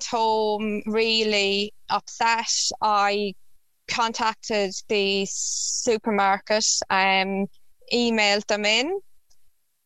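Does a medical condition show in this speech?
Yes: stutter; developmental, onset about age 3, worsened into teens, childhood speech therapy unhelpful, cause unknown; adult, lifelong, good speech day at recording, good days and bad days; stutters more when rushed or listeners rude, badly with new people, rarely with close friends, family; here prolonged sounds.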